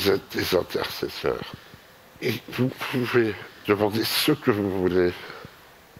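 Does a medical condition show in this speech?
Yes: myopathy.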